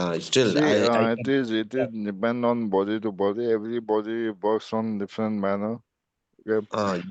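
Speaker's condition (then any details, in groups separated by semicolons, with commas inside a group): ALS; speech improved a little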